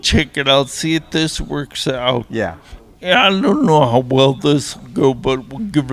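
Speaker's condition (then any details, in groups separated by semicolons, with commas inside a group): Traumatic brain injury; motorcycle accident, facial fractures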